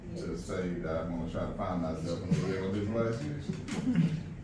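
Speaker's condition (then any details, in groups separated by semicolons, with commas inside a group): No condition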